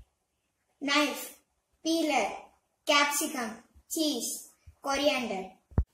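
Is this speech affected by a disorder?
No.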